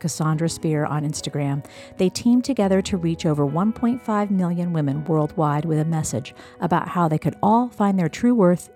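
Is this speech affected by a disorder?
No.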